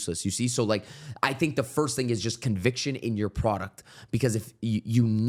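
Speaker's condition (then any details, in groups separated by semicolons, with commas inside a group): No condition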